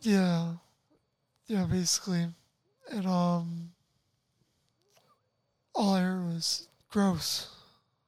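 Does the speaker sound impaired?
Yes: tracheostomy, ventilator dependent; spinal cord injury from car accident at twenty, paralyzed from neck down, early cuff-up voicelessness.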